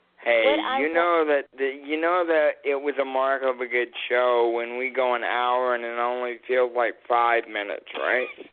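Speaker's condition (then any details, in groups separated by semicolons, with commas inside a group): Cerebral palsy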